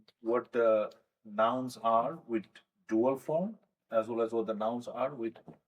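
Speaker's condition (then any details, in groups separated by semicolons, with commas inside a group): No condition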